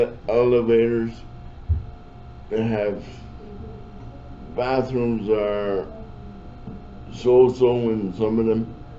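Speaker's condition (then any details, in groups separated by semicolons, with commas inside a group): Cerebral palsy; from birth, wheelchair user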